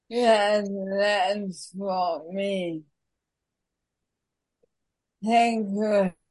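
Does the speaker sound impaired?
Yes: worsening speech; speech worsening over past 2 to 3 months; speech aggravated, symptoms feel dense, host repeats her words back for listeners.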